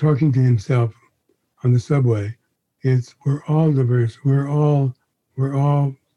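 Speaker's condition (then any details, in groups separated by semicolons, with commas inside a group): Parkinson's disease; onset around 81st birthday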